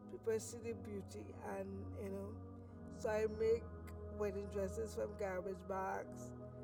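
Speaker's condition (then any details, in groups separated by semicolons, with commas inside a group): Cerebral palsy; lifelong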